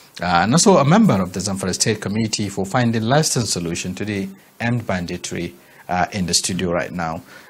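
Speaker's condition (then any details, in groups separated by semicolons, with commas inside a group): No condition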